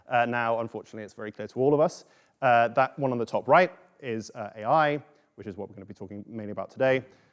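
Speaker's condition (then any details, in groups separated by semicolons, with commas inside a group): No condition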